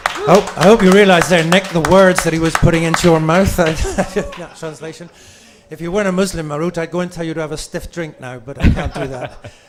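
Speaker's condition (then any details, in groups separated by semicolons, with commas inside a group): No condition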